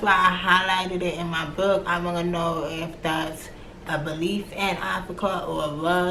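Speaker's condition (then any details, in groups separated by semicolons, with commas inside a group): Cerebral palsy; from birth, left leg affected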